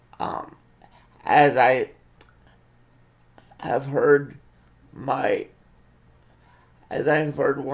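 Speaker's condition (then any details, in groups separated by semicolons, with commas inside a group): Cerebral palsy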